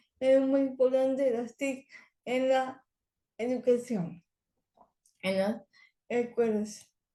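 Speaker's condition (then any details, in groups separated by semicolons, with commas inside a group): Cerebral palsy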